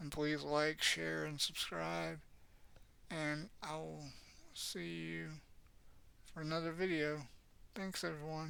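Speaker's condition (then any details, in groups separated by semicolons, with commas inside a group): Cerebral palsy; has had speech therapy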